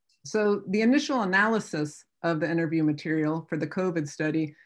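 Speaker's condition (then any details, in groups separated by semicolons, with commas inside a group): No condition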